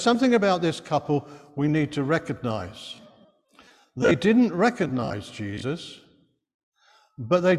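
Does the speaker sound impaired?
No.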